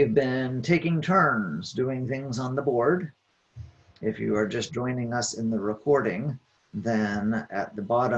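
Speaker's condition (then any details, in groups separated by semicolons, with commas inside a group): No condition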